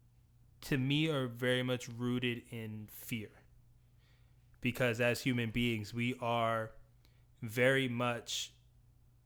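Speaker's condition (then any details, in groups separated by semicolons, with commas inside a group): No condition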